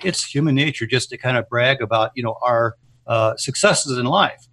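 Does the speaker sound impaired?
No.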